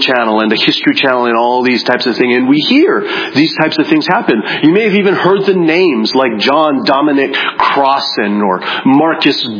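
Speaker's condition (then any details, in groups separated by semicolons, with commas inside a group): No condition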